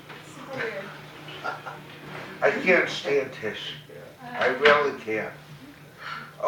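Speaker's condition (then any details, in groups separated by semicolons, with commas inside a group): Cerebral palsy; very mild form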